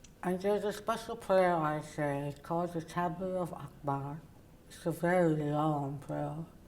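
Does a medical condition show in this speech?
Yes: oral cavity cancer, partial glossectomy; partial glossectomy with reconstruction, radiation, palatal device; after surgery and radiation; tongue cannot reach palate, speech needed help, food collects.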